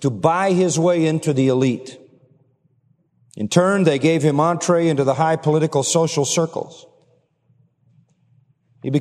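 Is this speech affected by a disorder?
No.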